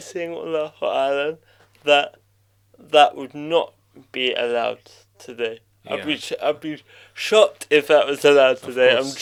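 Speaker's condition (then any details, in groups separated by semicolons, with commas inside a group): Cerebral palsy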